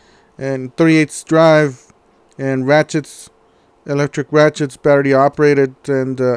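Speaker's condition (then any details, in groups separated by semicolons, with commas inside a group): No condition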